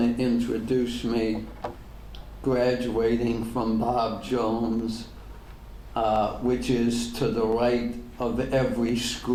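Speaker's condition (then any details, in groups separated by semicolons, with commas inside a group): ALS; degenerative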